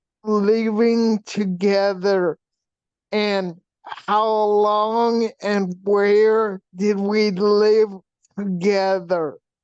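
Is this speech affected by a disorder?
Yes: brain shunt failure.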